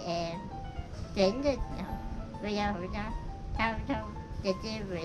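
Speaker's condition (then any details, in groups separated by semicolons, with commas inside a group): Spinal muscular atrophy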